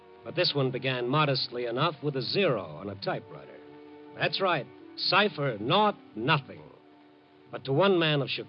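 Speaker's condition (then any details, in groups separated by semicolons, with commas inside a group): No condition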